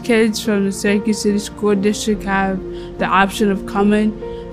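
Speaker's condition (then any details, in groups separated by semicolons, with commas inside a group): Cerebral palsy; cerebral palsy with seizures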